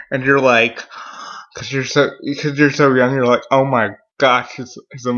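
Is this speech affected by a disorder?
Yes: cerebral palsy; mild.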